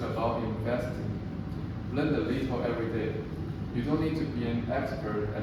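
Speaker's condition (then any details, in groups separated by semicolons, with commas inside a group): No condition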